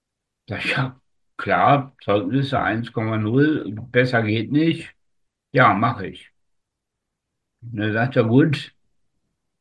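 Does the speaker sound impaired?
Yes: spastic tetraparesis; largely resolved by own account, age 62.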